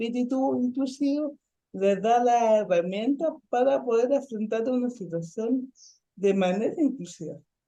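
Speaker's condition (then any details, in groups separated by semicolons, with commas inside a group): Ataxic cerebral palsy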